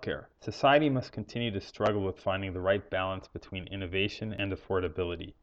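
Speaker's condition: No condition

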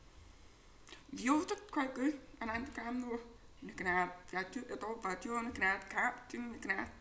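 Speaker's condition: Profound deafness; present since birth, struggled with hearing before implant; unsure whether speech clear enough to understand, captions provided for accessibility

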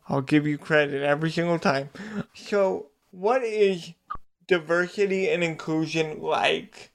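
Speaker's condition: Cerebral palsy; limited outdoor play in childhood

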